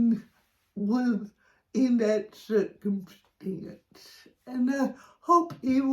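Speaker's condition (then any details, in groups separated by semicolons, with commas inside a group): Cerebral palsy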